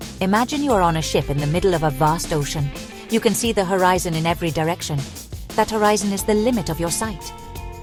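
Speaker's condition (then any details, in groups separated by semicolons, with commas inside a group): No condition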